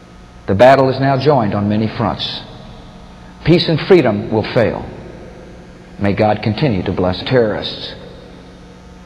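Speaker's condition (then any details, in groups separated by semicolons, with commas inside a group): No condition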